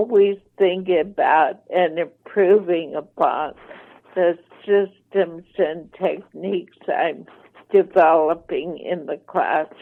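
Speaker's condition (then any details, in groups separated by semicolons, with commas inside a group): ALS, mild; voice slightly impaired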